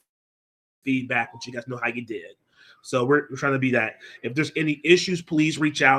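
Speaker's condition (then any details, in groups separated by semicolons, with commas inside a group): No condition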